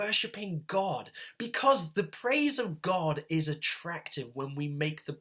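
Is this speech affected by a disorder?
No.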